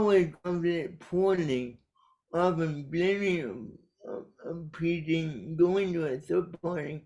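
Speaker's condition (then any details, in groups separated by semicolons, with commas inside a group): Cerebral palsy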